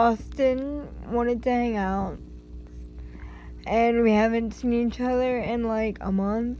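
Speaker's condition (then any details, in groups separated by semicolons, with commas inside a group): Cerebral palsy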